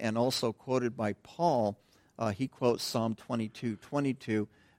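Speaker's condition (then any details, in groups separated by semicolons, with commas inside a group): No condition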